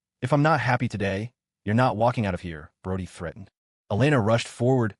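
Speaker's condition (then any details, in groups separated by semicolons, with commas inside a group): No condition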